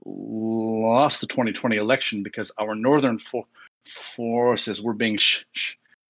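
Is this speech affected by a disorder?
Yes: stuttering; formerly more severe, no longer trapped in it; not always fluent on calls, stutters mainly when inattentive, losing concentration, facing fierce debater or time pressure; here repeated sounds, prolonged sounds.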